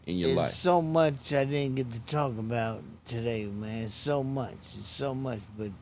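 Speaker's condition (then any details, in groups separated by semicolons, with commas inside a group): Traumatic brain injury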